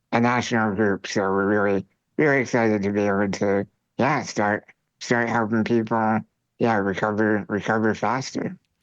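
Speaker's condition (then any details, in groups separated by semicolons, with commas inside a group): Spinal muscular atrophy; chronic joint atrophy, wheelchair user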